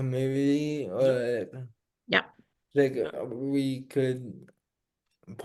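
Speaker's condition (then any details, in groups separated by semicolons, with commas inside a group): Cerebral palsy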